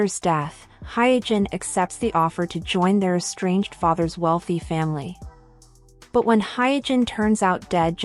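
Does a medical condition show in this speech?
No.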